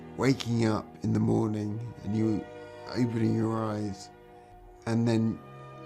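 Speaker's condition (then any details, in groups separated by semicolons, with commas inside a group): Traumatic brain injury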